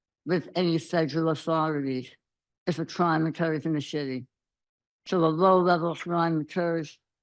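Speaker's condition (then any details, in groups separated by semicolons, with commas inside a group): Throat cancer survivor; survivor for 21 years; speech may be hard to understand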